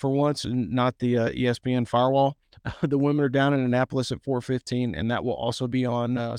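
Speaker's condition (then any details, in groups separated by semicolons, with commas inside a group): No condition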